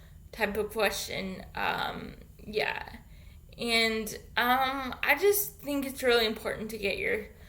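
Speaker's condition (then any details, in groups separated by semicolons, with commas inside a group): Cerebral palsy; infant ventilator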